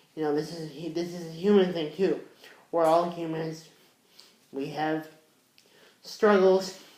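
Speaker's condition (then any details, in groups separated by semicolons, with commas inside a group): Cerebral palsy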